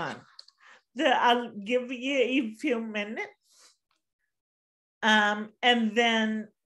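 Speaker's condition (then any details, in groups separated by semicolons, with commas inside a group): Cerebral palsy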